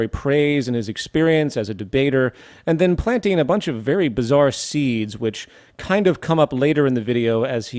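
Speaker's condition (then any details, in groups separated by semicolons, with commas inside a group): No condition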